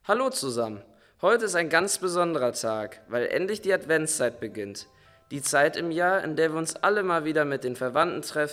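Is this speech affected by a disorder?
No.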